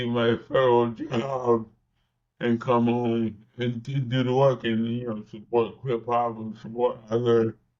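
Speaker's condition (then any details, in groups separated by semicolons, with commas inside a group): Cerebral palsy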